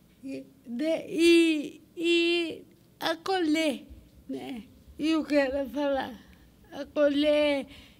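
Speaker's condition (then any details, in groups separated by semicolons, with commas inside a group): Cerebral palsy; from birth, medical negligence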